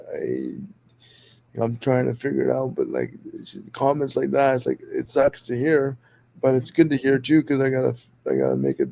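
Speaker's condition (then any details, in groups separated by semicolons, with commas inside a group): Cerebral palsy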